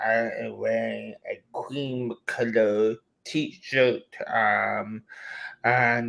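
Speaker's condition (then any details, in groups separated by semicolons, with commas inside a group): Cerebral palsy; affects speech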